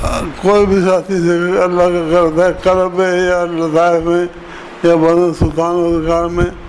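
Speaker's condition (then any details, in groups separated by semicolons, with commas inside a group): Difficulty speaking; keeps remarks brief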